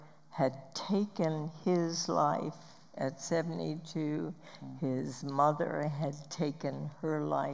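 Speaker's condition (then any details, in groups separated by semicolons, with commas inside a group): Spasmodic dysphonia; vocal cords clamp down inappropriately; Botox injections, about 26 years since onset; voice loss, breaks mid-sentence like tiny cough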